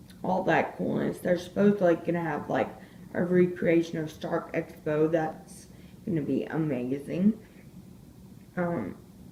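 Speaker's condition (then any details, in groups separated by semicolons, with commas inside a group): Disability causing slurred speech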